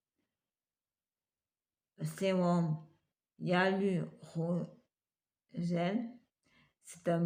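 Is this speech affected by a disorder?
Yes: multiple sclerosis.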